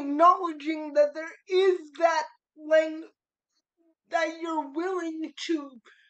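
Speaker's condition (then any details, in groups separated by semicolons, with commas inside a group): Cerebral palsy; spastic, affects fine motor skills and hands; slightly slurred, spastic vocal cords, tone of voice changes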